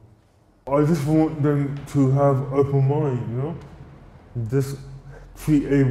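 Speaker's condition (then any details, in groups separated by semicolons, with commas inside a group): Cerebral palsy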